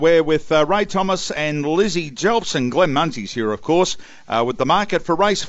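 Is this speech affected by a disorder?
No.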